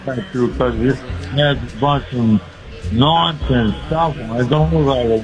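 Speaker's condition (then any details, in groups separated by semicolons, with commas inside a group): Speech impediment; cause unclear, stabbed by girlfriend and hit on head with ashtray years ago; able to walk, uses a walker called dream catcher; unusually clear early in call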